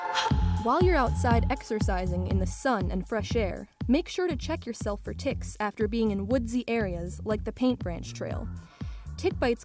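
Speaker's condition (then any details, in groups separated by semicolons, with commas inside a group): No condition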